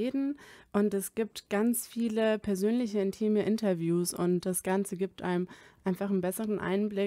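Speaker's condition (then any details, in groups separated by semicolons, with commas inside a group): No condition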